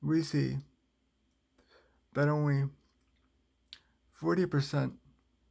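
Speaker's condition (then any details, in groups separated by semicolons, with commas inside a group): Cerebral palsy, spastic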